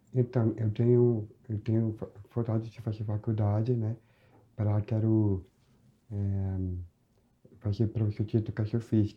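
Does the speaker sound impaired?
Yes: Down syndrome; trisomy 21, 47 chromosomes, present from birth, 26 years old.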